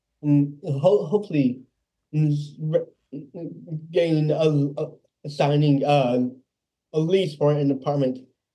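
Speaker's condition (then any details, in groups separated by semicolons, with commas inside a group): Down syndrome; congenital, lifelong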